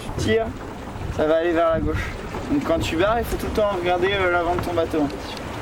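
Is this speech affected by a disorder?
No.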